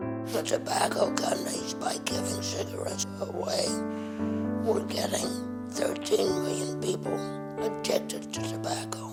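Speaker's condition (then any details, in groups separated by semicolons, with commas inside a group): Laryngectomy; total laryngectomy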